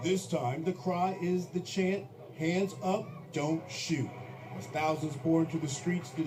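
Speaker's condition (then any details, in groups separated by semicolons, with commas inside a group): No condition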